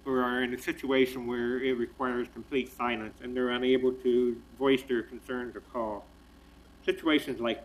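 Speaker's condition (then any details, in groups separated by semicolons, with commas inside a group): Deafblind; legally blind and legally deaf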